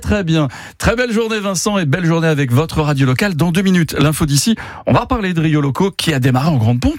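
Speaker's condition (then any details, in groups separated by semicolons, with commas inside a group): No condition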